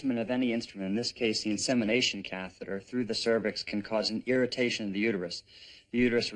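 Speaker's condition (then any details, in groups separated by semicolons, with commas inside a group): No condition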